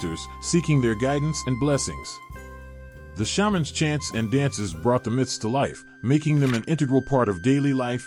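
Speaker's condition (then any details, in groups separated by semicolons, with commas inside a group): No condition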